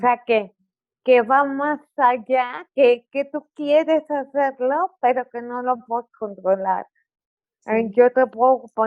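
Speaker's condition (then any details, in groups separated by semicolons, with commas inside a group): Cerebral palsy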